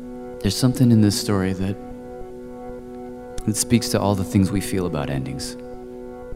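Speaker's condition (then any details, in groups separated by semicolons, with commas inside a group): No condition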